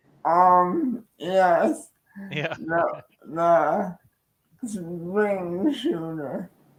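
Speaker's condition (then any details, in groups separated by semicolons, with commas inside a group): Cerebral palsy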